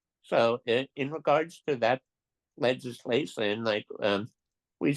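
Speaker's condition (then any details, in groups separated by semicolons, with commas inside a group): Duchenne muscular dystrophy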